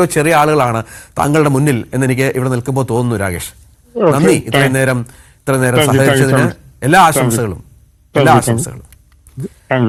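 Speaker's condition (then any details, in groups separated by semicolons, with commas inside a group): No condition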